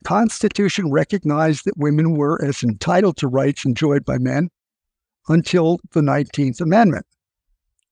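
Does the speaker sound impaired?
No.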